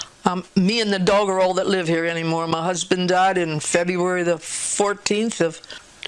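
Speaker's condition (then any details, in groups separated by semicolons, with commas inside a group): No condition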